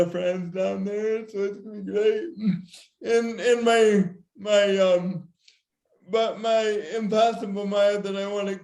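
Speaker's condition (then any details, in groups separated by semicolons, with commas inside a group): Severe cerebral palsy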